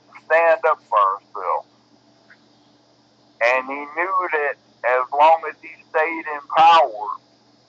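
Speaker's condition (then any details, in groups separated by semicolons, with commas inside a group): Cerebral palsy; bedbound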